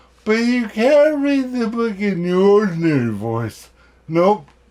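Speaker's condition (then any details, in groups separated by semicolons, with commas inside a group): Cerebral palsy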